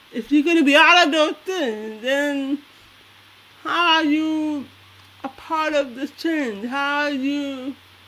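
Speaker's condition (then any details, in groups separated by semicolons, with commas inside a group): Cerebral palsy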